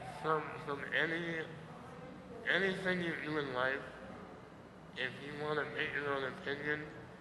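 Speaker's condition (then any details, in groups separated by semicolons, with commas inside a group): Muscular dystrophy; congenital, muscles cannot grow larger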